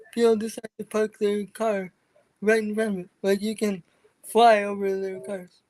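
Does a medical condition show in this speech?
Yes: cerebral palsy; from birth, wheelchair user; not progressive, some symptoms worsening.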